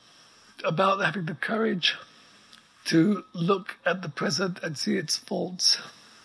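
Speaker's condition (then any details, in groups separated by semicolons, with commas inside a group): ALS; voice very weak, needs amplifier, breathing apparatus audible in background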